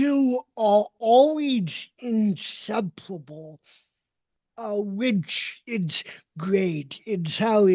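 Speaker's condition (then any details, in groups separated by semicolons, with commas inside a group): Cerebral palsy; uses walker and wheelchair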